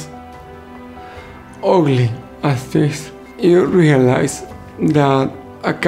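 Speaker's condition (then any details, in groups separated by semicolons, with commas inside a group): Motor neurone disease; onset with loosening grip; cannot write or hold a book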